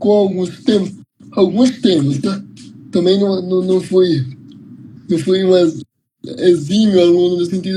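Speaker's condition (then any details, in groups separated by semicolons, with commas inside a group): Cerebral palsy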